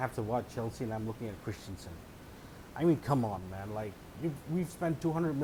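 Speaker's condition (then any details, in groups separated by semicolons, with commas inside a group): No condition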